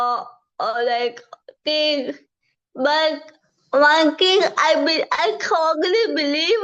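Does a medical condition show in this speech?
Yes: cerebral palsy; from birth.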